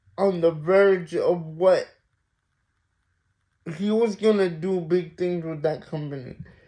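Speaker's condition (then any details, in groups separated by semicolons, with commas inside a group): Mild cerebral palsy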